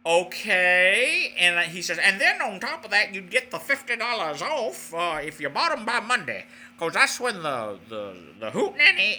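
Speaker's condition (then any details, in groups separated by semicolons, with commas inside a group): No condition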